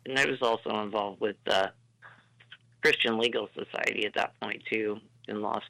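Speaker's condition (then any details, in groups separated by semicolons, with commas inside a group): Duchenne muscular dystrophy; diagnosed at age 3, power chair since about age 10, no ventilator in earlier school years; uses ventilator to breathe; ventilator may be audible, cadence slightly different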